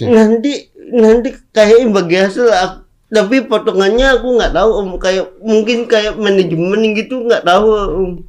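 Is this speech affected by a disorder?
Yes: cerebral palsy; speaking is difficult.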